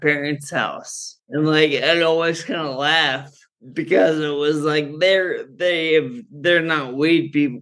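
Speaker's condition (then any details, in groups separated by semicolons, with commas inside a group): Friedreich's ataxia; genetic neuromuscular condition, present from birth, normal childhood, slowly worsening, diagnosed in college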